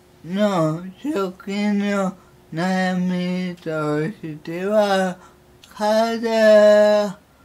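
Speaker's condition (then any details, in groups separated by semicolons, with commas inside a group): Cerebral palsy; severe, uses a wheelchair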